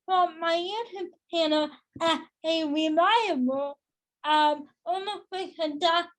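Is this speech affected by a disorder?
Yes: cerebral palsy.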